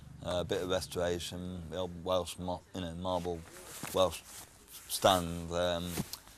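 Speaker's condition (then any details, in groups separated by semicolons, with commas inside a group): Cerebral palsy; speech defect since childhood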